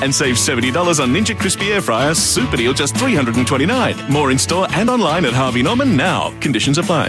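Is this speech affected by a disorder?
No.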